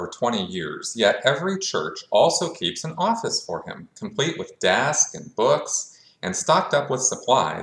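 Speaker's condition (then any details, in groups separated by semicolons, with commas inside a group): No condition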